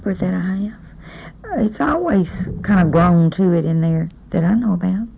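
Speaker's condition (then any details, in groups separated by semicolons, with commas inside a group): No condition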